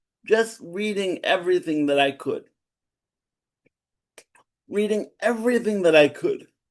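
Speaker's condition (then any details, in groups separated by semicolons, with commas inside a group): Cerebral palsy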